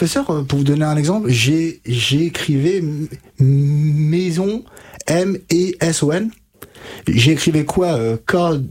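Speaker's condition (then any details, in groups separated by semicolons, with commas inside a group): Stuttering; stuttering since age 5 to 6, about 27 years, untreated until about 20; speech therapy with stuttering specialist Catherine Daubier in Nancy from 20-22, several years, fluency techniques; current blocks and repetitions, blocked every sentence, used gestures, froze reading aloud; repeated sounds, prolonged sounds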